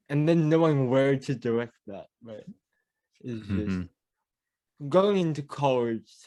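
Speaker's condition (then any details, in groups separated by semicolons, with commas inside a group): Cerebral palsy; mild speech impediment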